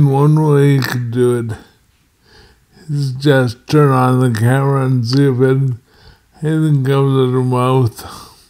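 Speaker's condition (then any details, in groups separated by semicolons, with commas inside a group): Multiple sclerosis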